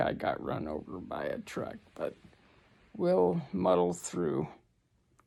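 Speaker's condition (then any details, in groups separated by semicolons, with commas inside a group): ALS; breathing expected to worsen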